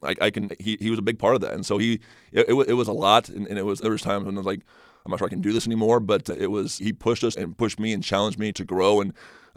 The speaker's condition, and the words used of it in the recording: Stuttering. And so I think just the detailed approach and preparation is one thing I've done that has helped me to kind of combat the stuttering issue.